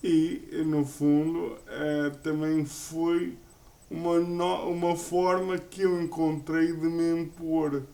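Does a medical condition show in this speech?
Yes: cerebral palsy; uses a wheelchair.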